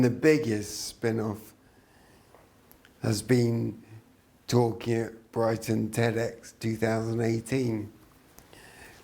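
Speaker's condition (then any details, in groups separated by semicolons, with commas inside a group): Traumatic brain injury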